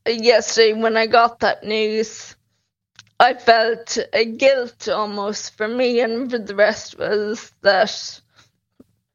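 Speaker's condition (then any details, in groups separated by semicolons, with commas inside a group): Friedreich's ataxia; drug treatment refused, campaigning for access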